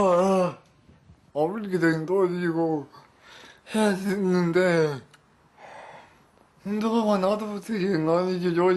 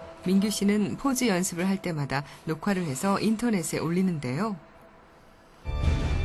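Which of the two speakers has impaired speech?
The first: grade 1 brain lesion disability, severe; grade 1 brain lesion, joints cannot move freely; grade 1, dresses independently, slow movements.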